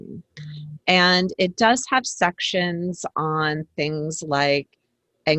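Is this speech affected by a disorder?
No.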